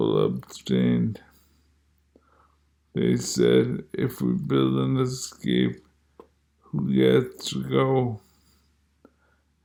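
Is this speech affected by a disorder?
Yes: multiple sclerosis.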